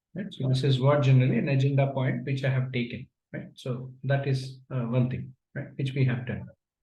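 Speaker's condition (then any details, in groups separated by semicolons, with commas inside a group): No condition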